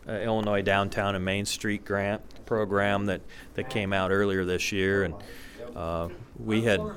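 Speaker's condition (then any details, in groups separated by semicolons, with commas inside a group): No condition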